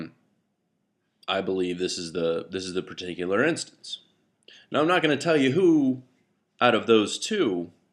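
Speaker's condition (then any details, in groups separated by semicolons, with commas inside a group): No condition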